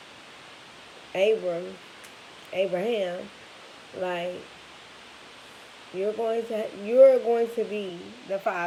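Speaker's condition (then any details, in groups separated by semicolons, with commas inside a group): Cerebral palsy, spastic; now talking and breathing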